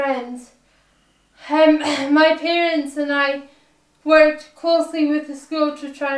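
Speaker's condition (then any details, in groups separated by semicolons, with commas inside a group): Cerebral palsy; purely physical, full-time wheelchair user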